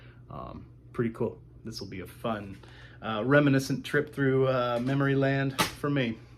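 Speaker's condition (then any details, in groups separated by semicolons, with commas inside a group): No condition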